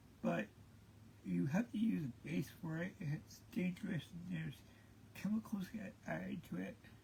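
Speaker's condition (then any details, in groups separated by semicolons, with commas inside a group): Cerebral palsy; present since birth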